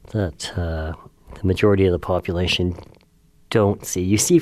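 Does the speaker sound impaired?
Yes: cleft lip and palate; congenital, most severe case in British Columbia's history, childhood surgeries too many to count; does cartoon voices for part of living.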